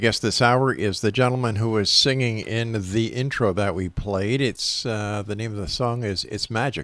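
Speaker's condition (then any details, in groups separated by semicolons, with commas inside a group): No condition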